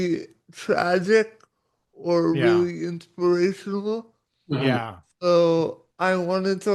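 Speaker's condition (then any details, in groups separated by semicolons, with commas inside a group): Cerebral palsy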